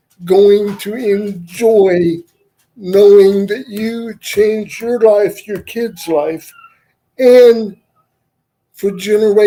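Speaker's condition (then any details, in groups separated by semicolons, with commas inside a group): Cerebral palsy; uses wheelchair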